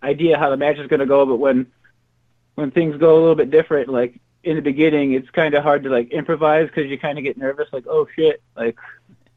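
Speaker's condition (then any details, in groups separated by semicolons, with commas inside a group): No condition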